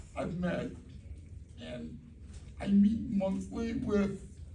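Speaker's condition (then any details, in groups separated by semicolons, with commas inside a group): Cerebral palsy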